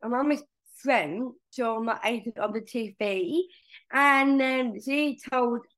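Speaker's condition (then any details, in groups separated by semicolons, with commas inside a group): Down syndrome; major heart surgery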